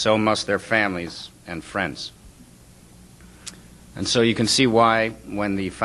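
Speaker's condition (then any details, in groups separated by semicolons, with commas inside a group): No condition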